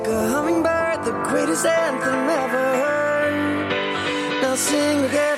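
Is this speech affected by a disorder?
No.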